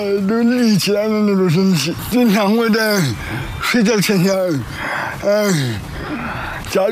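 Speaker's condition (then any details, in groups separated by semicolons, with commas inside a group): Cerebral palsy; diagnosed shortly after birth, stood independently only at five, unsteady wrist at six, hand tremor; firm, assured tone, somewhat unclear pronunciation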